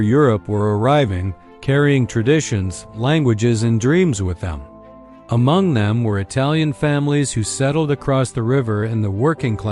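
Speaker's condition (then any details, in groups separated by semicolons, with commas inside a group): No condition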